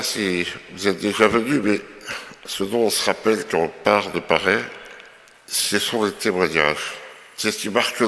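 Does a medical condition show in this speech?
Yes: myopathy.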